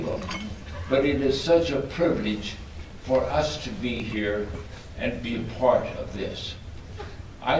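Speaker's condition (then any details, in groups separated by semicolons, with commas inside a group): ALS; extremely weak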